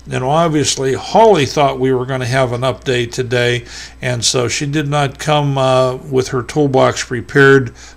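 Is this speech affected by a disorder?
No.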